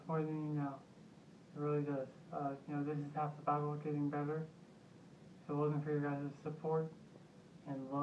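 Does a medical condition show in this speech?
Yes: severe traumatic brain injury; severe, caused by motorcycle accident, short-term memory problems; about eleven weeks post-injury, after ICU and neurological rehabilitation.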